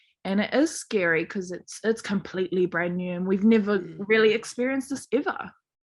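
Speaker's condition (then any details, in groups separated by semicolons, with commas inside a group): No condition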